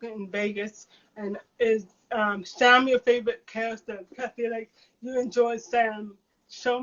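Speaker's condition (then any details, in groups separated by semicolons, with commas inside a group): Cerebral palsy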